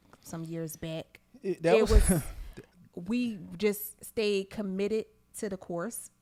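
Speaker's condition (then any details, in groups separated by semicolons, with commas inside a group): No condition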